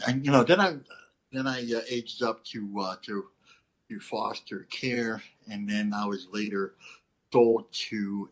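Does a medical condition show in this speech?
Yes: cleft lip and palate; lisp, stuttering and unclear speech as a child.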